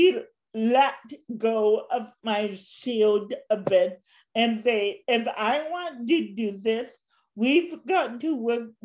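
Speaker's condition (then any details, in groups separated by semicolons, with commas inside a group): Cerebral palsy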